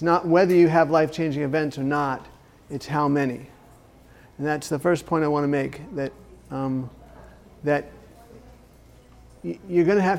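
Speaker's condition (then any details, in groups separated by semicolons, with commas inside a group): Parkinson's disease; left foot dystonia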